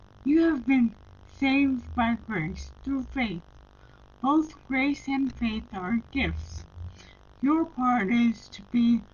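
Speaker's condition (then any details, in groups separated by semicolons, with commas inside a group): Brain injury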